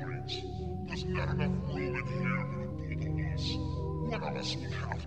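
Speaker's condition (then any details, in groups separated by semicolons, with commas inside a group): No condition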